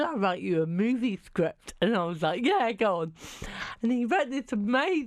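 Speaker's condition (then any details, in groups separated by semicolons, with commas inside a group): Cerebral palsy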